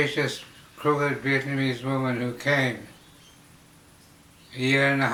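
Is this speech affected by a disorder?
Yes: slurred speech from poisoning.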